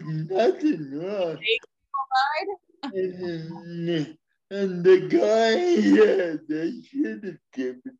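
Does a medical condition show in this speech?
Yes: speech impairment; speech not perfect.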